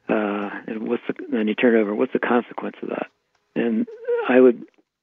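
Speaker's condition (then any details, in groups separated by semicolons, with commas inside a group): Parkinson's disease; right hand tremor at onset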